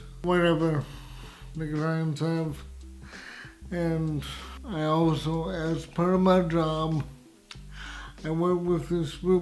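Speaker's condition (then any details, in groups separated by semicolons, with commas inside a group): Cerebral palsy, spastic, severe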